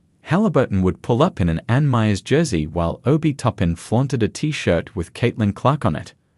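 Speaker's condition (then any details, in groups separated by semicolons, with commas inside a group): No condition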